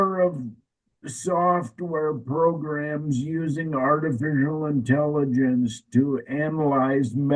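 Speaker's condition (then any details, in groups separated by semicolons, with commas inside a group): ALS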